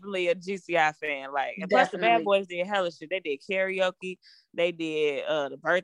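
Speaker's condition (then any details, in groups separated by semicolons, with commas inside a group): No condition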